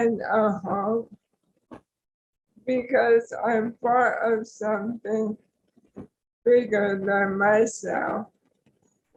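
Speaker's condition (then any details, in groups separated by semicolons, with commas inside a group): ALS; tracheostomy; after tracheostomy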